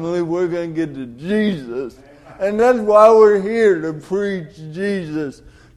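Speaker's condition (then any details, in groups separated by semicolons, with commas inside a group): Cerebral palsy; diagnosed at 18 months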